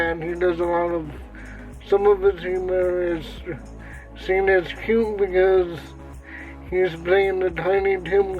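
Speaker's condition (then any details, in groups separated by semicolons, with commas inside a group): Cerebral palsy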